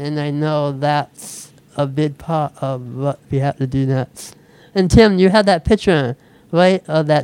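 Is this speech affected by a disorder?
Yes: speech impediment; switched to typing instead.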